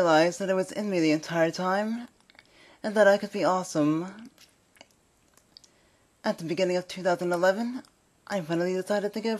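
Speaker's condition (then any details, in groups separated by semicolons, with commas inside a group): Cerebral palsy; speaks fast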